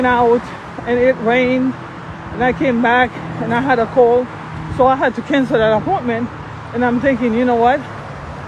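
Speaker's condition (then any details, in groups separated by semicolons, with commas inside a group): No condition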